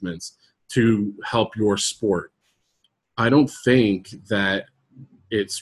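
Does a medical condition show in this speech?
No.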